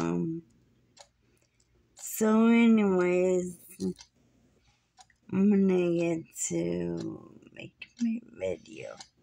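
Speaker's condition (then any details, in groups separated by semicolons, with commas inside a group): Muscular dystrophy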